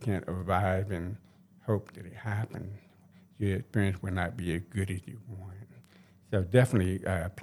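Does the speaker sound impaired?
Yes: hearing impairment; cochlear implant on left side received on 50th birthday; uses cochlear implant.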